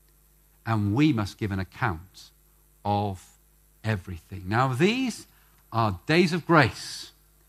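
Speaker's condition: No condition

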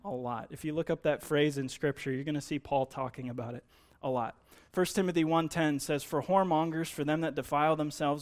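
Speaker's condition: No condition

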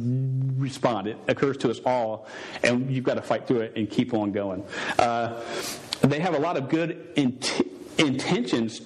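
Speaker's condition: Stuttering; says words would come out all wrong and different if he tried witnessing speech; repeated sounds, blocks

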